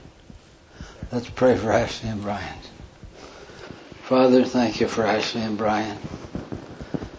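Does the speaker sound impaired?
Yes: Parkinson's; diagnosed 14 years ago by neurologist in Lincoln, Nebraska, tremor.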